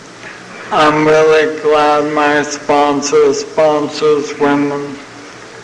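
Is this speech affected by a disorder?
Yes: ALS (Lou Gehrig's disease); young onset.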